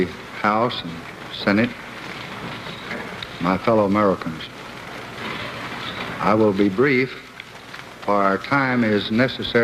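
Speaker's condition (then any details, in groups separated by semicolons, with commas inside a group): No condition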